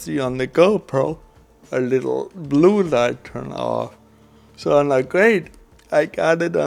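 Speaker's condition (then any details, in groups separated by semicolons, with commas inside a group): Cerebral palsy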